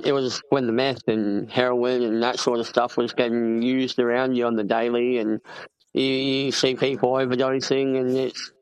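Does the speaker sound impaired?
Yes: cleft palate; congenital, upper lip joined to nose at birth, required a lot of care.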